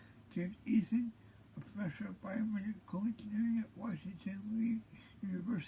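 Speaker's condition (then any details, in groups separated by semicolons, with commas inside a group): Cerebral palsy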